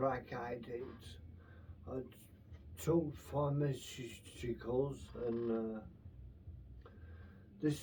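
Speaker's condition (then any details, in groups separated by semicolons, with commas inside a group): Brain infection with surgery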